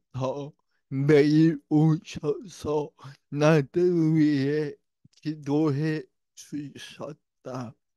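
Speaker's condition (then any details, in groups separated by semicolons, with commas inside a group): Brain lesion disability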